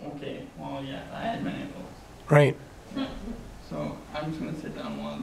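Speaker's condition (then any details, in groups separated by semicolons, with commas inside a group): Traumatic brain injury; relearned talking through speech therapy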